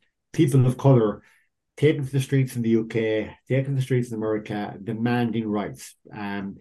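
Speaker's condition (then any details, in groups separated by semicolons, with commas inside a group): Cleft lip and palate; rhinoplasty likely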